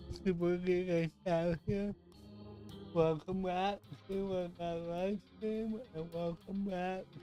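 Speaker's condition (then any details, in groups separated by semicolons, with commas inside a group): Cerebral palsy; affects voice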